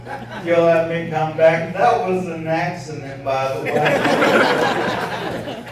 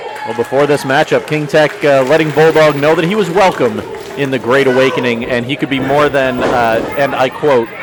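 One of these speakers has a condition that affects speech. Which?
The first: ALS; voice sounds impaired.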